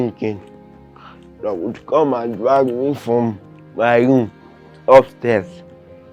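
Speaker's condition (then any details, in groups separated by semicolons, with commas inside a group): Cerebral palsy, severe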